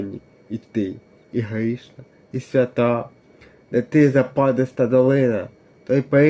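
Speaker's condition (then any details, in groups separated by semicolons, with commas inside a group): Cerebral palsy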